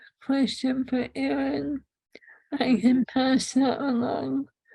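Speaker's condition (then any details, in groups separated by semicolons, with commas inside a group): ALS; swallowing lost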